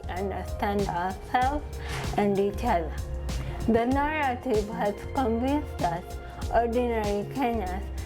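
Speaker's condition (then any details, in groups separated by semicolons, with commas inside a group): Cerebral palsy; from birth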